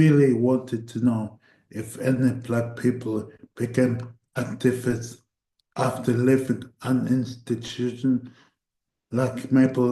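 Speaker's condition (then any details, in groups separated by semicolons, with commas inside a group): Cerebral palsy; voice tires at times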